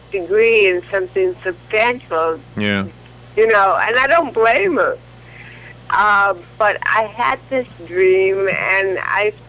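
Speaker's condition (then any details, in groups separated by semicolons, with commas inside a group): Cerebral palsy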